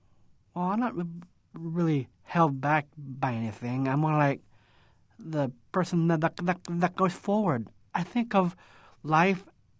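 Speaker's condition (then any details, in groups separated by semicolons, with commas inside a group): Down syndrome; cognitive disability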